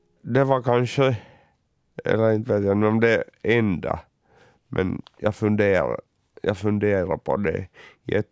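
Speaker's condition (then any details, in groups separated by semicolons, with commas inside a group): Cerebral palsy; uses wheelchair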